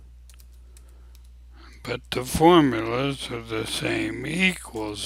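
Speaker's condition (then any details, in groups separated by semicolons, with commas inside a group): ALS; abnormally slow voice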